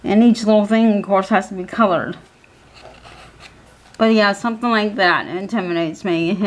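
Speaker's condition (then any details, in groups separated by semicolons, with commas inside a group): Cerebral palsy; physical handicap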